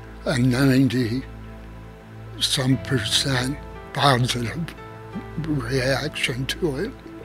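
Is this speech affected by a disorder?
Yes: essential tremor; limits speaking and drinking.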